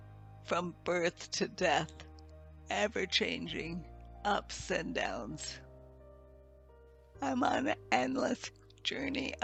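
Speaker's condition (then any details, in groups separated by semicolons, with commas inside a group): Multiple sclerosis; quadriplegic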